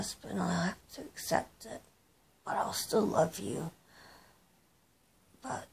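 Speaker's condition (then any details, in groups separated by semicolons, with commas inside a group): Cerebral palsy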